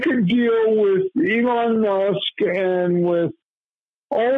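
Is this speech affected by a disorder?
Yes: cerebral palsy; lifelong.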